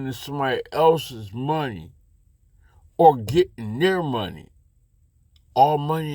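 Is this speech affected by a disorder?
Yes: slurred speech.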